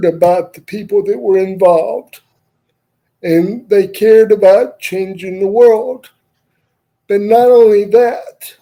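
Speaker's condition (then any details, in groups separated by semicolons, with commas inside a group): Cerebral palsy; wheelchair user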